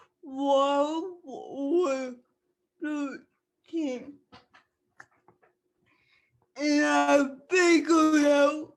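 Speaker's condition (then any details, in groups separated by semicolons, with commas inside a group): Cerebral palsy; speech affected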